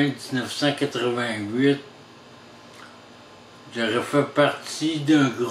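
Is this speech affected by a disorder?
Yes: traumatic brain injury; surgery.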